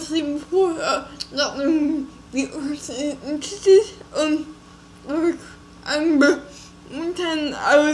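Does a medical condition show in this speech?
Yes: cerebral palsy.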